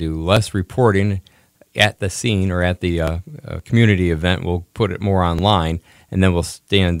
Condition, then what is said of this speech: No condition.